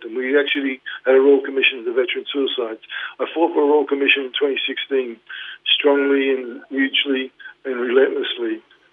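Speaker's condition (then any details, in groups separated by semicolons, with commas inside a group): Parkinson's; diagnosed 2019, led to retirement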